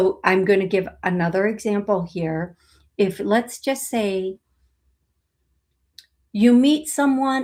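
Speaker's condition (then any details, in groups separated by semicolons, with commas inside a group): No condition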